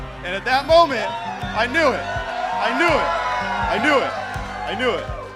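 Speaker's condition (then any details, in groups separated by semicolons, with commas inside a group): No condition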